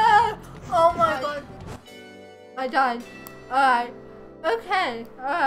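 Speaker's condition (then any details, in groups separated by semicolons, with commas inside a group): Cerebral palsy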